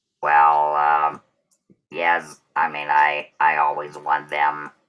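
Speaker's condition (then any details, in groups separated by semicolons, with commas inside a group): Total laryngectomy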